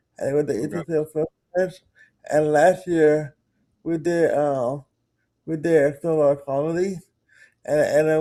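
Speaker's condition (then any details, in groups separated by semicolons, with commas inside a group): Cerebral palsy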